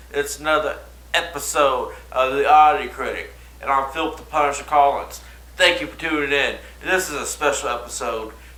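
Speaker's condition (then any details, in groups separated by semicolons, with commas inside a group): No condition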